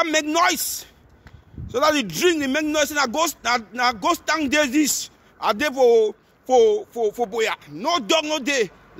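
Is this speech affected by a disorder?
No.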